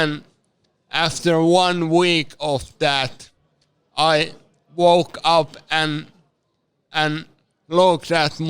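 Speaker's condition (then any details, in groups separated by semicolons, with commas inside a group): Severe traumatic brain injury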